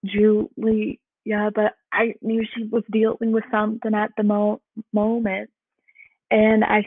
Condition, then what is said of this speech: Stuttering. I go to the buzz because I can have the most stuttering, worst stuttering days.